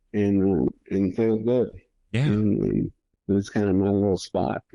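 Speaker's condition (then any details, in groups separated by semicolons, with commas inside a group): Multiple sclerosis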